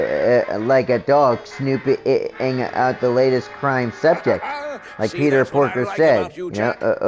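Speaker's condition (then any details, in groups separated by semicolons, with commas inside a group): No condition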